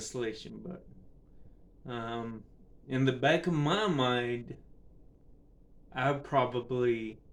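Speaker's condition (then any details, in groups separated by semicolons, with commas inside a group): Cerebral palsy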